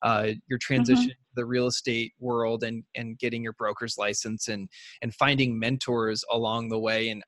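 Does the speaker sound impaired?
No.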